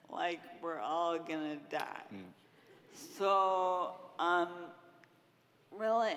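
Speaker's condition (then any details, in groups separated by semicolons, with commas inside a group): Friedreich's ataxia; diagnosed in twenties at u of m, progressive, wall-supported gait then wheelchair, service dog, no cure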